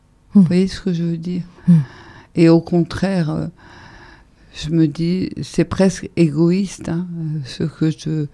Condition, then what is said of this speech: ALS (motor neuron disease). Je me rends compte que mon souffle, ma respiration me joue vraiment des tours.